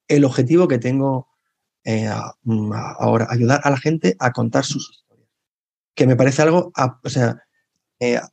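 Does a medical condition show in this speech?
Yes: stuttering; lifelong stuttering, long hidden with many fillers, staying quiet, avoiding speaking; stuttering accepted, still a constant daily struggle; rarely stutters when storytelling, anticipating stuttering triggers it, long used many fillers to hide it; here repeated sounds.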